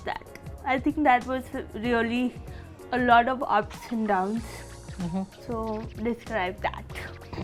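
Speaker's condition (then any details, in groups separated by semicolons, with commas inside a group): Cerebral palsy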